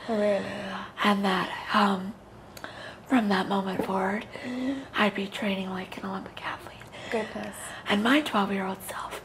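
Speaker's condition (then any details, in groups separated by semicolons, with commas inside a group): Cerebral palsy; very premature birth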